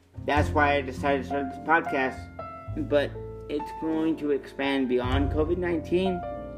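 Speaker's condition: Cerebral palsy; lifelong, non-progressive, daily wheelchair use; 32 years with condition

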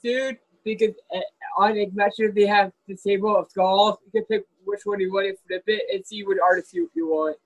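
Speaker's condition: Down syndrome

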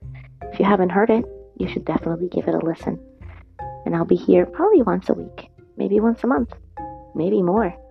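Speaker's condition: No condition

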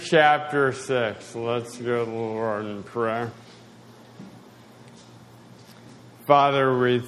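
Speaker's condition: Spasticity, mild

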